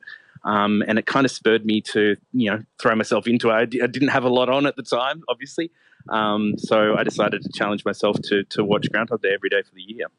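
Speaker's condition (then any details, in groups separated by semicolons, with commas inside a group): No condition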